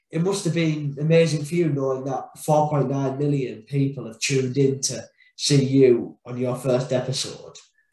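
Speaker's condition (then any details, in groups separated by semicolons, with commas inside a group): No condition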